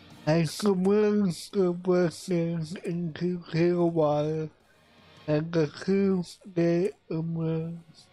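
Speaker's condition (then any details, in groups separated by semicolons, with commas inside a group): Cerebral palsy; affects voice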